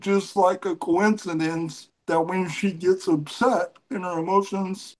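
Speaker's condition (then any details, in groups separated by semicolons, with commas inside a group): Cerebral palsy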